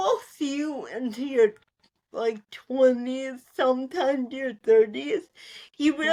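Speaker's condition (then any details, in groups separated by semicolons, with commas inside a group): Cerebral palsy; spasticity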